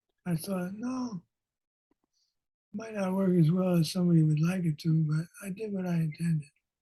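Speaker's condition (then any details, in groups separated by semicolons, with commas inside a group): Parkinson's disease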